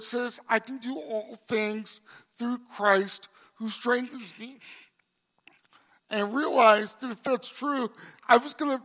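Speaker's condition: Cerebral palsy; congenital

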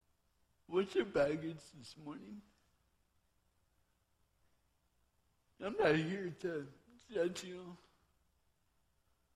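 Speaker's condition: Torsion dystonia; rare torsion dystonia

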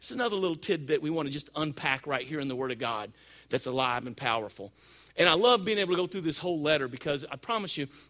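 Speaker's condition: No condition

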